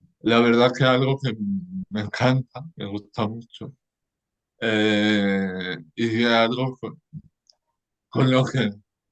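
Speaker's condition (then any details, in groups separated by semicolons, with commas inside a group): Cerebral palsy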